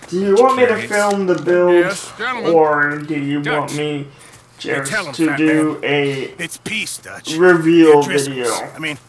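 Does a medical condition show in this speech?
Yes: cerebral palsy, mild.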